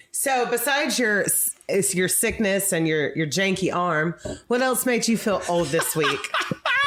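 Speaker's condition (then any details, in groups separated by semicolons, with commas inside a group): No condition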